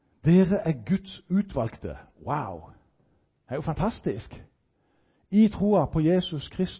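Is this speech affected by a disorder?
No.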